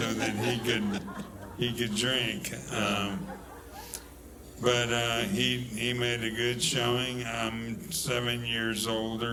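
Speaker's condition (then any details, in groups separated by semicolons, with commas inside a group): ALS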